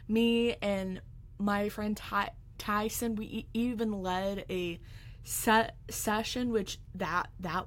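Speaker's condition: Stuttering; fear of speaking in front of groups, school accommodations for presenting projects, found national stuttering association; many fears about speaking; repeated sounds

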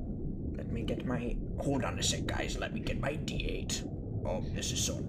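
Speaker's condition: No condition

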